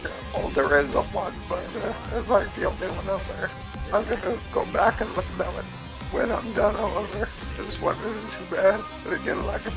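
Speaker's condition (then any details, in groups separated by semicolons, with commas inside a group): Cerebellar ataxia from brain tumour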